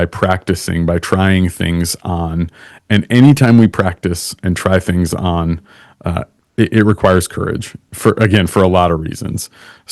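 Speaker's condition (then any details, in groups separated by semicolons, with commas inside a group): No condition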